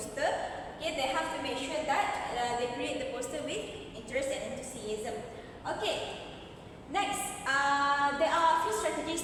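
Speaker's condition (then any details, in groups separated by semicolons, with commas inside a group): No condition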